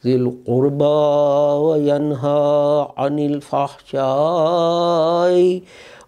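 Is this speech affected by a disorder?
No.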